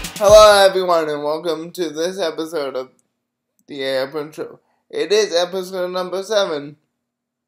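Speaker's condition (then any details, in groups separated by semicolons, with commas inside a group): Cerebral palsy; uses a chair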